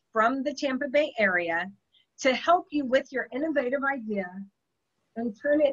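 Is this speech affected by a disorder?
No.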